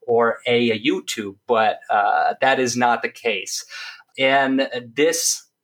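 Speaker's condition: Stutter; essentially mute for a good chunk of youth; noticeable to listeners; repeated sounds, prolonged sounds

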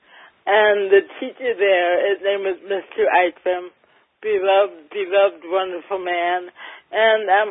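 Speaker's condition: Cerebral palsy, mild

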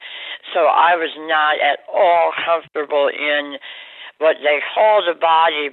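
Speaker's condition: Oral cancer surgery, jaw removal

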